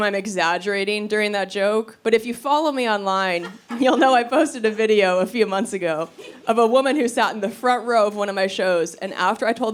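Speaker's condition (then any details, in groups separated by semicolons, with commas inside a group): No condition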